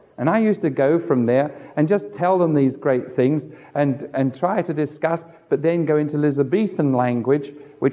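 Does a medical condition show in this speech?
No.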